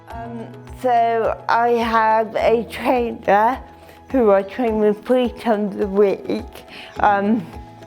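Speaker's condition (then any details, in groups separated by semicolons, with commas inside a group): Cerebral palsy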